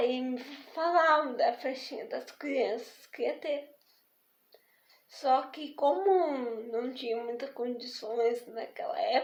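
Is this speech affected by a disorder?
Yes: spastic diplegic cerebral palsy.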